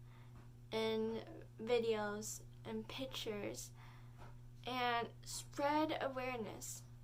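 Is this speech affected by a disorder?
Yes: cerebral palsy.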